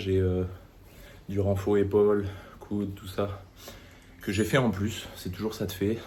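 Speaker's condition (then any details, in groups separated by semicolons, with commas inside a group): No condition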